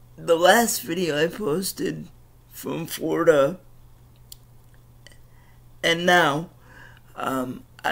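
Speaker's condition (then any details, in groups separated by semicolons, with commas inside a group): Cerebral palsy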